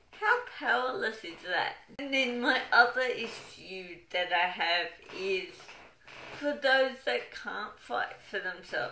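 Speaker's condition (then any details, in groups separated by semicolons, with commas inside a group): Cerebral palsy; wheelchair user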